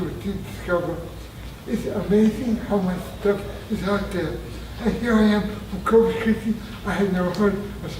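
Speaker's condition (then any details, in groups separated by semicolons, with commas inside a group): Traumatic brain injury; near-fatal injury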